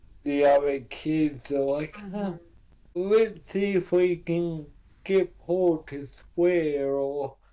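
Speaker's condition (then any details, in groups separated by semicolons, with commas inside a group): Cerebral palsy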